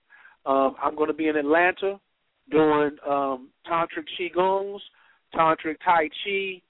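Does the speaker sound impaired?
No.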